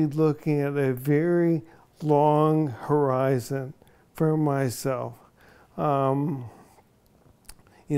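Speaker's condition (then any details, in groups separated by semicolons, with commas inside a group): ALS; onset in one foot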